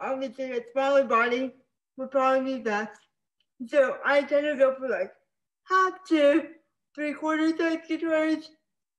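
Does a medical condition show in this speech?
Yes: spastic cerebral palsy; can speak.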